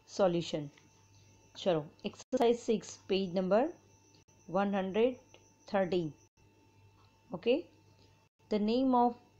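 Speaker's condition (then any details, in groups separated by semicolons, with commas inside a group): No condition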